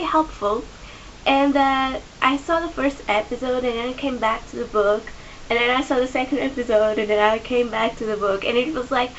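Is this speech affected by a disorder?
No.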